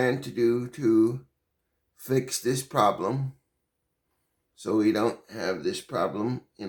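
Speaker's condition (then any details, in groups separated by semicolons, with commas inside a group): Cerebral palsy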